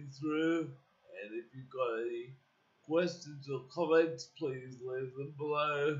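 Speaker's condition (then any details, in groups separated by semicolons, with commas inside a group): Cerebral palsy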